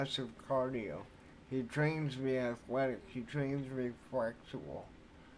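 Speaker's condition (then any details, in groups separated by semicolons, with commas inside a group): Cerebral palsy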